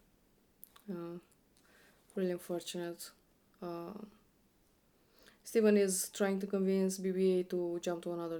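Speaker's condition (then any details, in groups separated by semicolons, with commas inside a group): No condition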